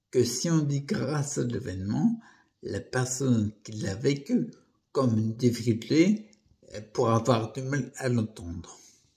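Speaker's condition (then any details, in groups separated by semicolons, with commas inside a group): Primary progressive multiple sclerosis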